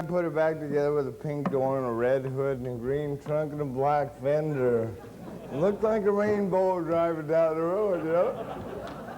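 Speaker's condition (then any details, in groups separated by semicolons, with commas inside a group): Cerebral palsy; since birth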